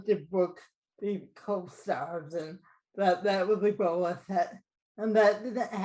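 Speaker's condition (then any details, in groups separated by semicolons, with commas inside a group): Cerebral palsy, mild; mildly affected speech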